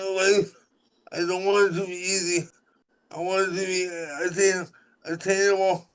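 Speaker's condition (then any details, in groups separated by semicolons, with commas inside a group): Cerebral palsy; audible speech impairment, variable days, sometimes not understood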